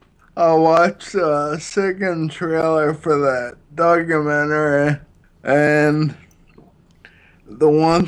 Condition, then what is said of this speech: Ataxia. It also affects your speech, too.